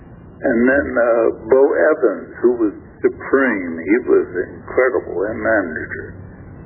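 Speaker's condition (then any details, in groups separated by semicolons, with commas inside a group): Stroke affecting throat muscles; first stroke about 3 years ago, left side totally paralyzed, then three more small strokes; much mobility recovered with therapy; last small stroke affected throat muscles, tough time talking, listener says speech sounds fine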